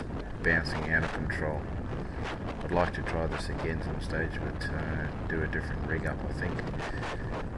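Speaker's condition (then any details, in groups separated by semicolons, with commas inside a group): No condition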